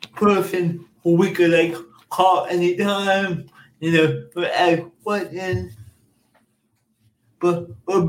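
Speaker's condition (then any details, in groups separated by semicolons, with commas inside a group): Cerebral palsy; speech therapy from age seven with jeff in orlando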